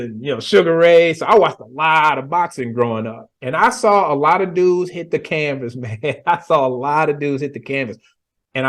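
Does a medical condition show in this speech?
No.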